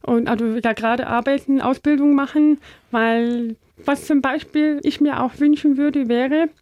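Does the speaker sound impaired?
Yes: deafness; deaf from birth, hears from 80 decibels, nothing under 120 without aids, Phonak hearing aids, lip-reads; learned speaking as child using balloons, speaks well, better than many deaf people.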